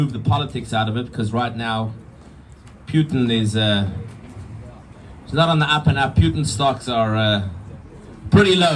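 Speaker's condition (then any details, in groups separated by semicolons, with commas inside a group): No condition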